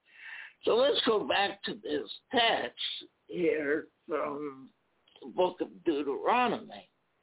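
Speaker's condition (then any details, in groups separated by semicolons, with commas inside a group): Spasmodic dysphonia; recent Botox injections into vocal cords; unsure whether voice is coming across all right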